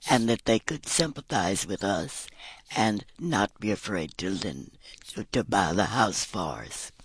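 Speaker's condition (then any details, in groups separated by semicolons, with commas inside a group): Vocal cord paralysis, tracheotomy; paralyzed vocal cords causing insufficient breath, tracheotomy tube since before daughter's birth; audible hissing when speaking, must close tube with finger to talk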